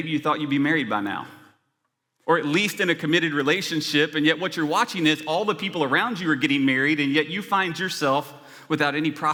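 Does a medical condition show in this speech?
No.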